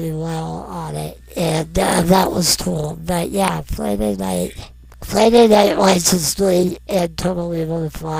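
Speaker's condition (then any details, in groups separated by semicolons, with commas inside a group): Non-progressive muscular dystrophy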